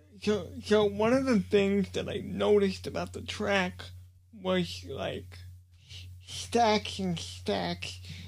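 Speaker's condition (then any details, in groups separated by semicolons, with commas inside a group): Cerebral palsy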